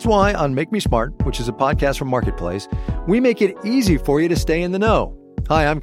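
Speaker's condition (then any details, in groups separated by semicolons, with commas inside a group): No condition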